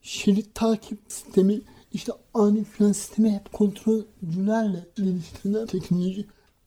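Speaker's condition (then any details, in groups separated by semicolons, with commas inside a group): Cerebral palsy; from birth, no speech or walking until age 6, misdiagnosed intellectual disability at age 5; school speech difficulty, reading not fluent, practised reading aloud before mirror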